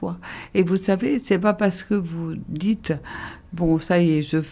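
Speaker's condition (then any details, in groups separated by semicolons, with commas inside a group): ALS (Charcot's disease); constant contractures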